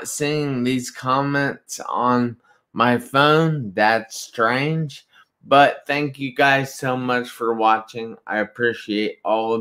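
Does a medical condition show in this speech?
Yes: traumatic brain injury.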